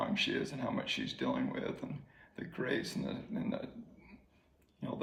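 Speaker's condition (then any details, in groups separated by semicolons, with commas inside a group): ALS; slowly progressing ALS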